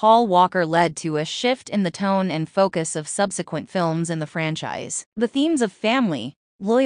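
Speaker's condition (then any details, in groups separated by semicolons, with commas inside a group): No condition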